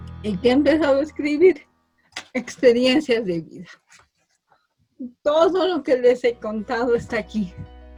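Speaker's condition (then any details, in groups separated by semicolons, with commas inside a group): Cerebral palsy from birth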